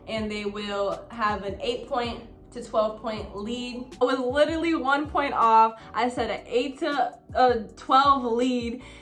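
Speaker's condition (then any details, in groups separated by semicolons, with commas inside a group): No condition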